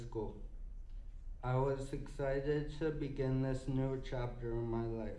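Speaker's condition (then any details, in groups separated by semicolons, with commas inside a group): Cerebral palsy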